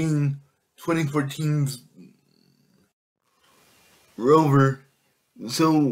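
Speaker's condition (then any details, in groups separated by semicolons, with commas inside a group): Cerebral palsy; affects all muscles; able to speak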